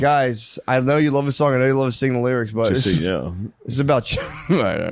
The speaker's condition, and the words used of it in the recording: No condition.